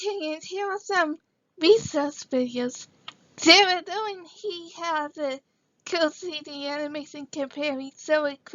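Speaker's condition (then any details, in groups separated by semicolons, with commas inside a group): Cerebral palsy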